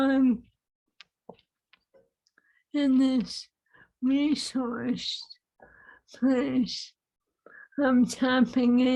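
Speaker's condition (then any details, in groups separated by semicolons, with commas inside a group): ALS; swallowing lost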